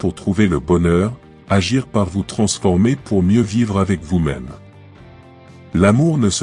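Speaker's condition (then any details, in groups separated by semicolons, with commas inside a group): No condition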